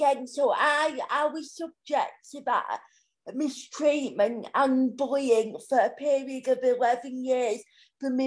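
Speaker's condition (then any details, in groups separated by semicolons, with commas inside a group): Cerebral palsy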